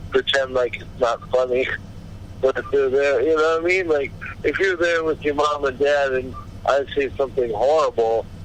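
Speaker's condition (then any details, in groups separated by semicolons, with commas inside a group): Cerebral palsy; body deteriorating with age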